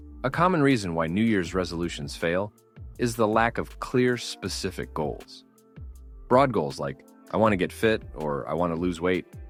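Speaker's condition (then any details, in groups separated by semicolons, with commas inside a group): No condition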